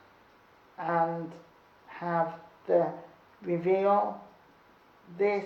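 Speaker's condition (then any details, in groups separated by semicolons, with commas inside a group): Cerebral palsy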